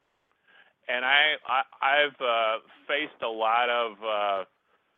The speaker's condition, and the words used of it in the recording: Stuttering. It was kind of interesting, because I thought when I first started this, I thought, well, I actually stutter, so I thought, wow.